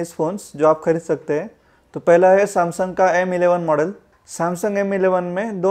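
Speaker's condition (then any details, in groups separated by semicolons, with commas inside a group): No condition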